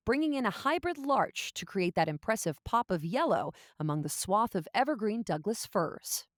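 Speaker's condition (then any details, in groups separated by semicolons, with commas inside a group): No condition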